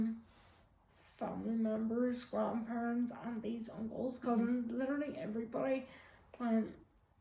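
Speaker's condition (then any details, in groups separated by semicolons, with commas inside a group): Quadriplegic cerebral palsy, severe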